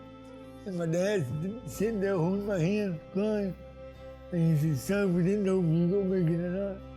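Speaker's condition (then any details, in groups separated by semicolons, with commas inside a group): Cerebral palsy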